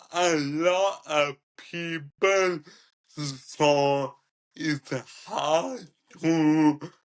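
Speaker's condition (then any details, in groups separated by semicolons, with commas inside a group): Cerebral ataxia; degenerative, present from birth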